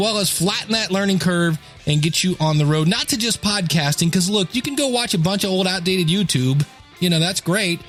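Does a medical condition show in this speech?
No.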